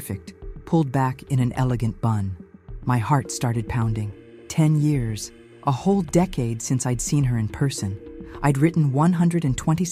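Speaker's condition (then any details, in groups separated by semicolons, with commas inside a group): No condition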